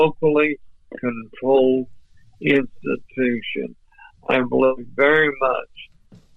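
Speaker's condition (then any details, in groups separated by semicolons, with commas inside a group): ALS; voice off but clear and understandable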